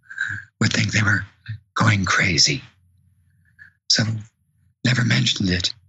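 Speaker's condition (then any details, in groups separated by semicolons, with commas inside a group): Vocal cord paralysis; attributed to early childhood trauma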